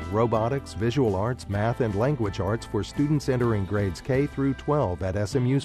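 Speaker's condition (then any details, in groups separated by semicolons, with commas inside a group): No condition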